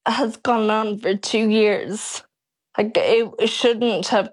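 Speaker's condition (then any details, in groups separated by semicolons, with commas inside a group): Friedreich's ataxia; progressive neurological, onset age 12, mostly wheelchair-bound, hearing and eyesight worsening; 16 years since onset, supplements only, Skyclarys not reimbursed, reactive physio, speech therapy; speech declining drastically each year, own voice recorded for future synthetic voice, swallowing deteriorating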